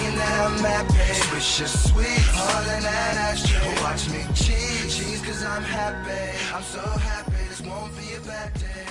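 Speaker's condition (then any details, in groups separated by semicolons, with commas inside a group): No condition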